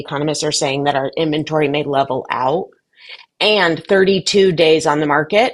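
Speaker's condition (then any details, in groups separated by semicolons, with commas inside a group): No condition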